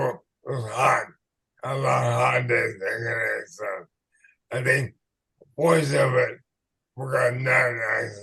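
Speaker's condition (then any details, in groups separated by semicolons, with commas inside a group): ALS/MND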